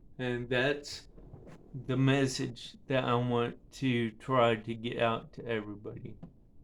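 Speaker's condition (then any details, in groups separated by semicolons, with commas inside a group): Cerebral palsy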